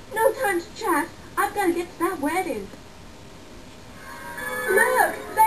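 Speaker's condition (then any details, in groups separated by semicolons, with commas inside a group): No condition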